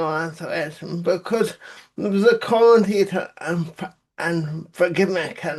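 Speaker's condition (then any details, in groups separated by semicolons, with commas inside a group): Cerebral palsy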